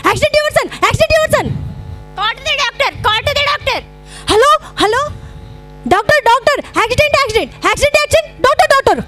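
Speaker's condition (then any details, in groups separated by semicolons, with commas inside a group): No condition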